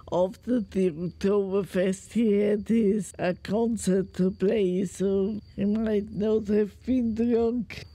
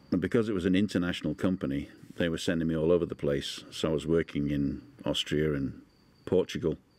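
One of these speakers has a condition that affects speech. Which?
The first: multiple sclerosis.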